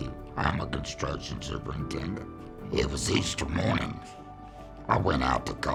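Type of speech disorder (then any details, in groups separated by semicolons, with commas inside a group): Speech with a voice prosthesis; laryngeal cancer, total laryngectomy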